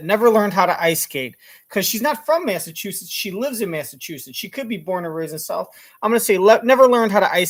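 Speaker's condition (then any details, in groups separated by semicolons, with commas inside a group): No condition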